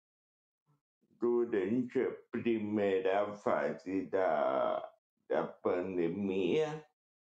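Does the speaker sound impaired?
Yes: cerebral palsy; uneventful pregnancy.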